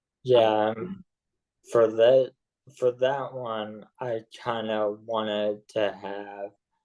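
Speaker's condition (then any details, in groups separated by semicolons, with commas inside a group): ALS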